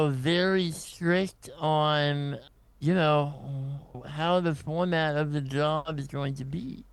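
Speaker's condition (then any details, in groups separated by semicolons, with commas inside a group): Congenital muscular dystrophy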